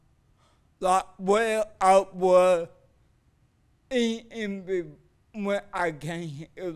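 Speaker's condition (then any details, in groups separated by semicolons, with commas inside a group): Cerebral palsy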